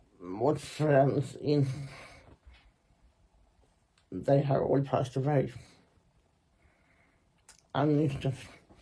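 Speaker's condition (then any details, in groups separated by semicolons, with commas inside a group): Muscular Parkinson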